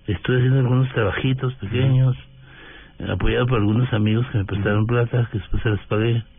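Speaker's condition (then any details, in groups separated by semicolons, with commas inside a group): Parkinson's disease; loss of strength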